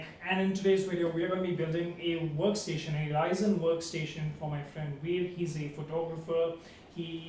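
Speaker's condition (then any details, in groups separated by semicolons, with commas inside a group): No condition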